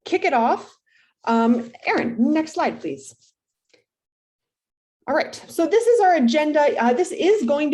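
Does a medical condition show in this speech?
No.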